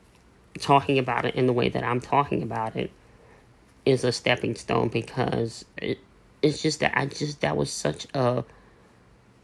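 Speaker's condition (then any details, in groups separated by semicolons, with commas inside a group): Cleft lip and palate; surgically repaired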